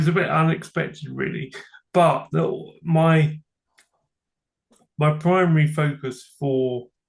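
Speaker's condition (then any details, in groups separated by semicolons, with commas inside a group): Cerebral palsy; from birth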